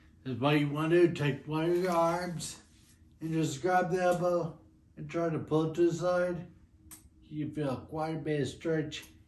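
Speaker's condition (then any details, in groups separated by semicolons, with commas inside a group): Friedreich's ataxia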